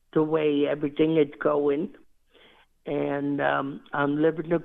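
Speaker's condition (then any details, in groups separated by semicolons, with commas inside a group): Cerebral palsy; walks independently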